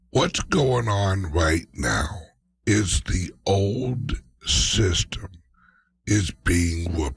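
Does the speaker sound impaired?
Yes: speech impediment, mild; slight speech impediment; occasional, worst on words beginning with b.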